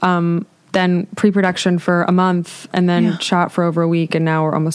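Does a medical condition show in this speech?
No.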